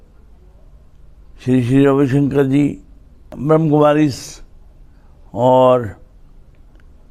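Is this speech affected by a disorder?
Yes: cerebral palsy.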